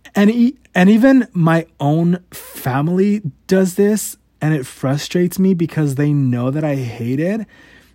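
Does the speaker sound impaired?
Yes: stutter; noticed around age 5 or 6, worse as teenager, returned full force after stressful move to Arizona; still stutters at 28, noticeable in this podcast, usually cuts stutter from videos; sometimes barely gets out a syllable, swears between words to ease them out, burps talking fast; here repeated sounds, prolonged sounds.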